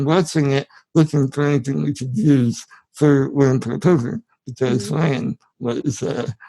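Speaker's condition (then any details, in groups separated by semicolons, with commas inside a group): Spinal muscular atrophy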